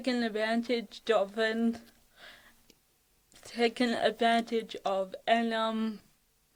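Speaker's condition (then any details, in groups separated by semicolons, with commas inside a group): Cerebral palsy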